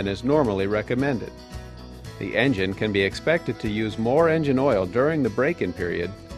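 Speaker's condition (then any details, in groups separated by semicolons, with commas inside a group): No condition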